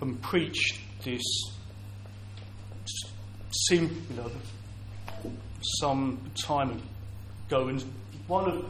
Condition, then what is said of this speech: Stuttering. As you'll hear, I have a stammer.